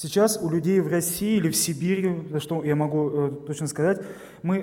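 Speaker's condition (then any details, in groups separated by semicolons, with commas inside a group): No condition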